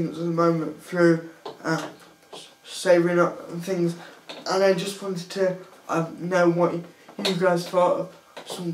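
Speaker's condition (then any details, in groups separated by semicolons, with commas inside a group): Cerebral palsy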